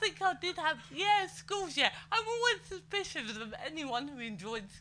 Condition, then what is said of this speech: Cerebral palsy. Character in my sitcom could actually speak and move, which may have been a problem.